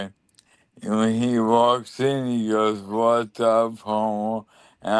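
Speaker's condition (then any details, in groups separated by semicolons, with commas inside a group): ALS; one leg affected, leg brace; no control of that leg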